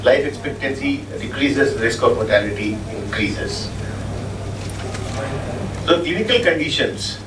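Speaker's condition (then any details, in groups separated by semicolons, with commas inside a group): No condition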